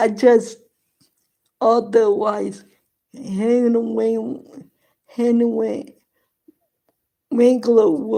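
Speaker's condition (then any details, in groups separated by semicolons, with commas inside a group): Cerebral palsy; present from birth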